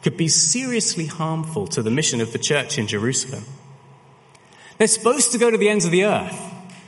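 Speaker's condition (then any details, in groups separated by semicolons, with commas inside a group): No condition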